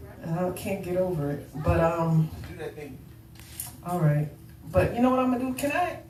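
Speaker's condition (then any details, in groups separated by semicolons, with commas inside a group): No condition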